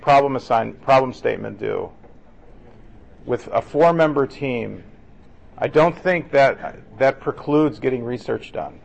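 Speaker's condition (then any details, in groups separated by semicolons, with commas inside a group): No condition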